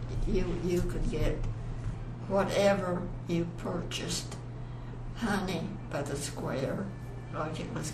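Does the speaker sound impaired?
Yes: Parkinson's; long-standing, onset many years earlier; finishing speech therapy; swallowing affected, low volume, mumbling.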